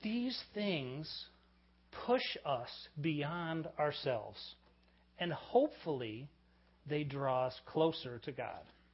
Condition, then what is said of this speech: No condition.